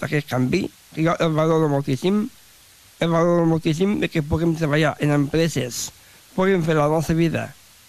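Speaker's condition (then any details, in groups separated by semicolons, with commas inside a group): Down syndrome; aged 30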